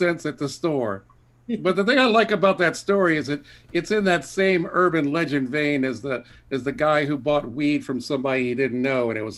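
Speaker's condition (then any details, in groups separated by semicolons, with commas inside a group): No condition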